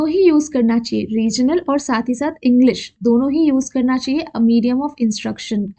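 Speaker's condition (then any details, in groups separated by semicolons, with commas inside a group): No condition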